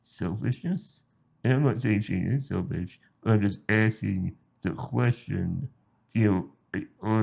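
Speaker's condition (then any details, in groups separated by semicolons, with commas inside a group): Spinal muscular atrophy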